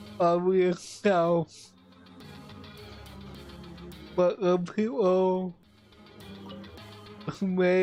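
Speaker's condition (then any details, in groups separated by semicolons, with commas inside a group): Cerebral palsy; affects voice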